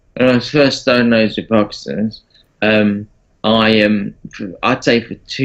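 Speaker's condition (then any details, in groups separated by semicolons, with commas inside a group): Parkinson's disease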